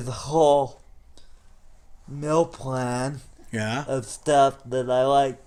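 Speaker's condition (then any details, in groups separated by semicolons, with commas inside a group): Cerebral palsy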